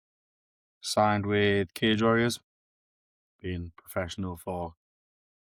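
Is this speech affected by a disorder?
No.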